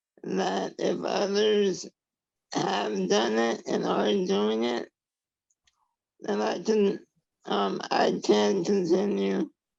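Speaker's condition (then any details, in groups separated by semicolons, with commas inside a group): Traumatic brain injury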